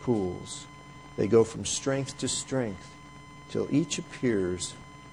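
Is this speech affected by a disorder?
No.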